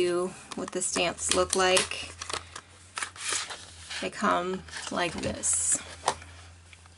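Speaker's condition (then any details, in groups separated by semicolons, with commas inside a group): No condition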